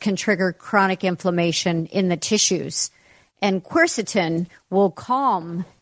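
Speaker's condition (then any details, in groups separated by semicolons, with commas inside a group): No condition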